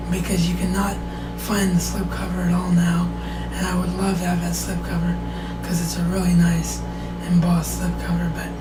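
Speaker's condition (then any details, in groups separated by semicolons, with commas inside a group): Cerebral palsy; wheelchair bound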